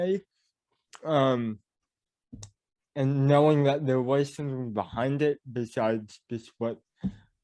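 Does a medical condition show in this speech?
Yes: cerebral palsy; mild speech impediment.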